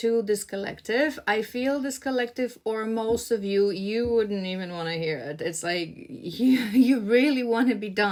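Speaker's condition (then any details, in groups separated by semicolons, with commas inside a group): No condition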